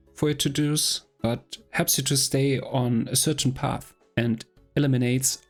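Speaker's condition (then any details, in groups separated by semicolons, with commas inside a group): No condition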